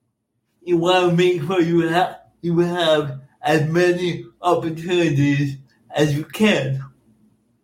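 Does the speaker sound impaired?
Yes: cerebral palsy; speech therapy from age seven with jeff in orlando.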